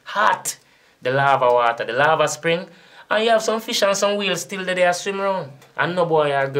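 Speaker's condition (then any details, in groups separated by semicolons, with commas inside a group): No condition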